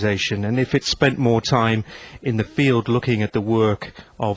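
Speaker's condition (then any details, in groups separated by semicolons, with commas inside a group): No condition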